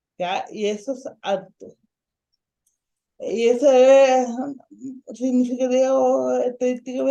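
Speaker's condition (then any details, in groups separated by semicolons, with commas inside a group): Ataxic cerebral palsy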